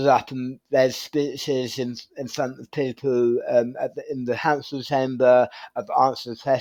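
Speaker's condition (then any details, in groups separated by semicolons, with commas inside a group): Tongue cancer surgery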